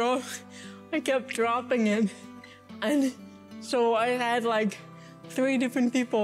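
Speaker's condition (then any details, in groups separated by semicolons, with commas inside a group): Cerebral palsy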